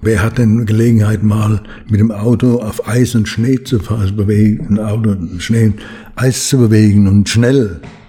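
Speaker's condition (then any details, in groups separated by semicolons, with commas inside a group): Parkinson's disease; needs much training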